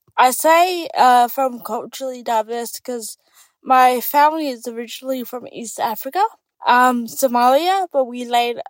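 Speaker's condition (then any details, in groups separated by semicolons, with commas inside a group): Cerebral palsy; complex medical needs from childhood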